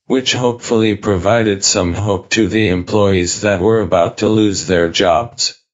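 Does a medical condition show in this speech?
Yes: ALS, through a speech-generating device; diagnosed at age 34, lost walking, talking and breathing, tracheostomy and ventilator; cannot speak, eye-activated synthetic voice built from voice banking, types replies, silences while typing.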